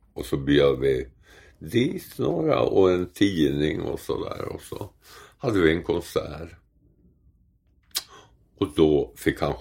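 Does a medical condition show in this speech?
Yes: tongue cancer; like a wound.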